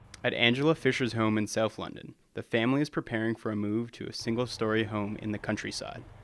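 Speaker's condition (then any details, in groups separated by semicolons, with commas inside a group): No condition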